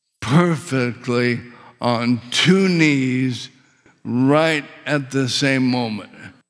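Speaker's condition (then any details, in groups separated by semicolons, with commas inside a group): ALS; very little physical function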